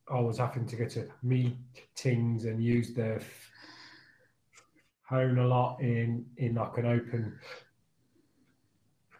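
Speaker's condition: Stammer; stammer since childhood, hard reading aloud at school, phone calls, ordering train tickets, phone callers hung up thinking prank call; still stammers, lockdown impacted stammer, had mask made saying i stammer, you'll have to wait; sound, word and phrase repetitions, part-word repetitions, fillers like um and uh; repeated words, prolonged sounds

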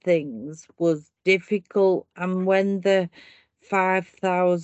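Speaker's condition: Primary lateral sclerosis; speech affected, noticed about 12 months before others noticed

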